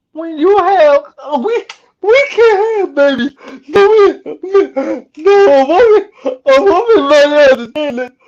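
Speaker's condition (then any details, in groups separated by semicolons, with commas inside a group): Cerebral palsy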